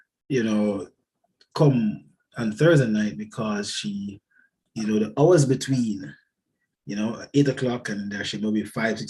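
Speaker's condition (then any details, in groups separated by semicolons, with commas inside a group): No condition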